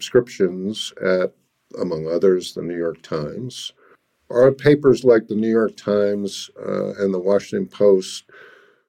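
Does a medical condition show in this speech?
No.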